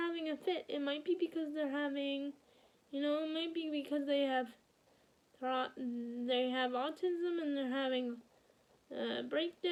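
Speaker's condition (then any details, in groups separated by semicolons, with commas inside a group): Cerebral palsy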